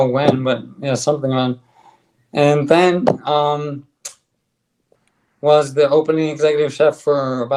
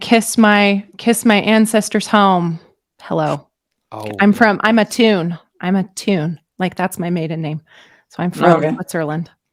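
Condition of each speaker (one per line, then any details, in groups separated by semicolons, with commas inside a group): ALS; taking a drug; on drug, stronger bite, speaks better
No condition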